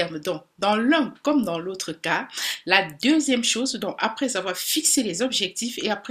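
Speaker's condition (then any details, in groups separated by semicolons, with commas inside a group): No condition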